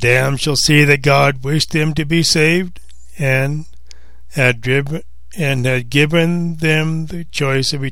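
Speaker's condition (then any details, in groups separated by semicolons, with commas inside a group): No condition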